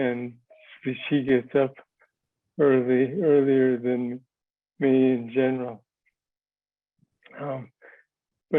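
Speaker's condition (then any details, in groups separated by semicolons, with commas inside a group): Parkinson's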